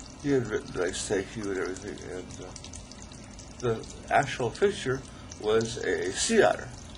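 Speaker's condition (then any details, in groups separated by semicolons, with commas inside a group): ALS; still able to talk, articulate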